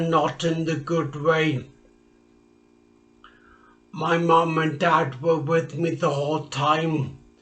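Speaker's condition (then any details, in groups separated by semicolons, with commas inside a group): Traumatic brain injury; speech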